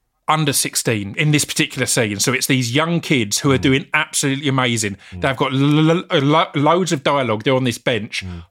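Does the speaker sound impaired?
Yes: stammer; stutter, unnoticed during rapping and spoken word years, noticed with radio show and podcast, works with STAMMA; says stammer spoils acting self-tapes once speaking; here repeated sounds, prolonged sounds.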